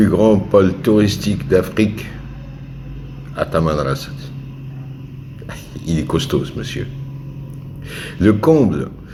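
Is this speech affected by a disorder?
No.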